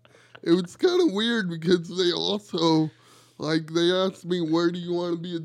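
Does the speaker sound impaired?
Yes: cerebral palsy; from birth, two months premature, umbilical cord around neck, oxygen mask at birth, wheelchair user.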